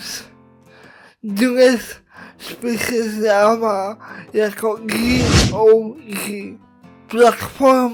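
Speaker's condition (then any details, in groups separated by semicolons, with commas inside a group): Cerebral palsy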